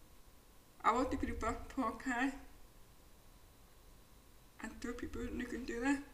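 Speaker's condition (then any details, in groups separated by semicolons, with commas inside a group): Profound deafness; present since birth, struggled with hearing before implant; cochlear implant two years ago, now hears many previously unheard sounds; unsure whether speech clear enough to understand, captions provided for accessibility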